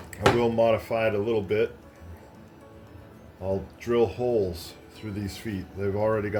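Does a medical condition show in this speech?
No.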